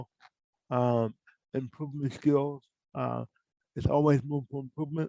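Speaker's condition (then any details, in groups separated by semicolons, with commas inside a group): Cerebral palsy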